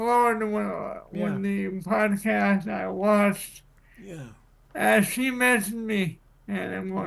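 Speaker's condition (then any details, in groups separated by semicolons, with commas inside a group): Cerebral palsy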